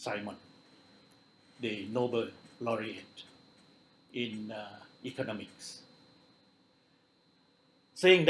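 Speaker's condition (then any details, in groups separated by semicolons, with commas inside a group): No condition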